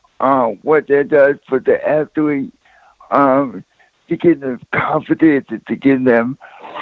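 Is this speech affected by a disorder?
Yes: cerebral palsy.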